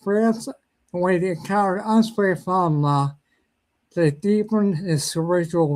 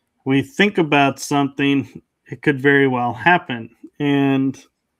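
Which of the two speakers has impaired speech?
The first: cerebral ataxia; cerebral ataxia, small lesion on cerebrum, affects balance; diagnosed about 7 to 8 years ago; sometimes has problems talking.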